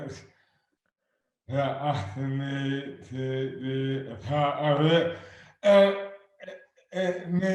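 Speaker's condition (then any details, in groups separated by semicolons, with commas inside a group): Dystonia; sudden overnight onset years ago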